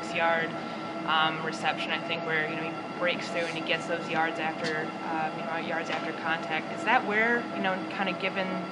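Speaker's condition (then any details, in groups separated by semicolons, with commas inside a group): No condition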